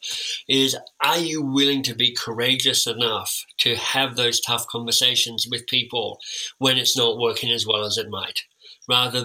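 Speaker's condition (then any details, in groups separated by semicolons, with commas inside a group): Cleft lip and palate; time with an orthodontist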